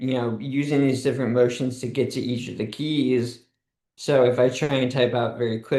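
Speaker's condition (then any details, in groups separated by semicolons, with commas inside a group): ALS; foot onset, brain-computer interface implant in motor cortex; diagnosed a few years ago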